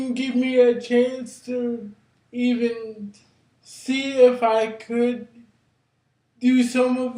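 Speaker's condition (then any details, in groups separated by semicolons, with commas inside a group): Cerebral palsy; brain injury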